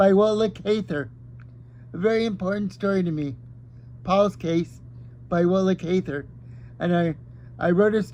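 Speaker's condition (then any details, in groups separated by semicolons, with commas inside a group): Cerebral palsy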